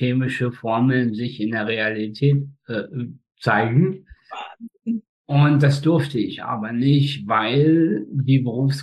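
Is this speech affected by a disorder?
Yes: spastic tetraparesis; birth injury, cord around neck, oxygen loss up to 15 minutes, all four limbs, facial paralysis; slightly hoarse from many speeches; difficulties controlling speech.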